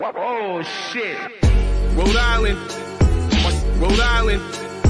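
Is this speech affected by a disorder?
No.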